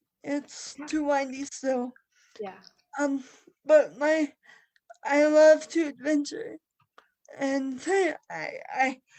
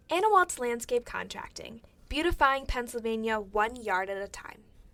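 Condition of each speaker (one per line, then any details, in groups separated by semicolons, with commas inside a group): Cerebral palsy; physical therapy for sitting straight, hand weakness
No condition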